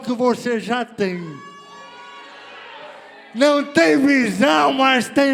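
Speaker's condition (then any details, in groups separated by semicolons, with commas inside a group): Cerebral palsy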